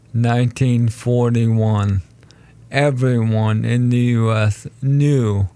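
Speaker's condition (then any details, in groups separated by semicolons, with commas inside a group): ALS; told condition is terminal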